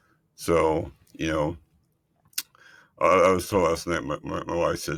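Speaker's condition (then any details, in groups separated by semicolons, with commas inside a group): Multiple system atrophy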